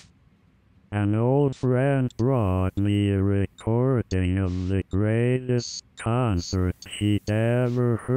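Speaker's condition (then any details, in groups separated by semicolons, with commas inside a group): Amyotrophic lateral sclerosis; bulbar onset, mouth, throat, chest, abdomen muscles; age 66, weight loss, short of breath, four years since onset; slurred, mumbling, wheezy lisping, hard to chew, frequent choking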